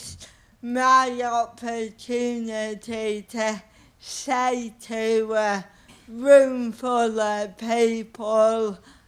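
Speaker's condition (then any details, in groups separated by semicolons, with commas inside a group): Cerebral palsy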